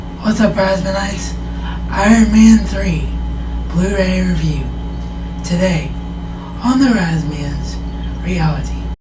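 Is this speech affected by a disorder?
Yes: cerebral palsy; wheelchair bound.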